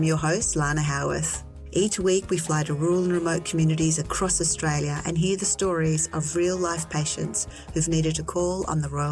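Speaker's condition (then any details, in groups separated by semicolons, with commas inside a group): No condition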